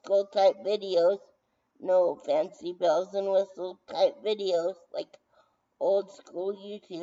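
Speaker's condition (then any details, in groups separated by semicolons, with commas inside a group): Brain injury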